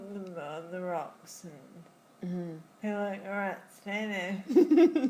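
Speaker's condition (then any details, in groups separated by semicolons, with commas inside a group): Friedreich's ataxia; diagnosed in childhood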